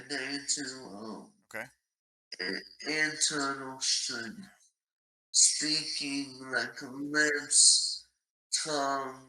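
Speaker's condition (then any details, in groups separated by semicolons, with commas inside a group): ALS; very aggressive fast-progressing form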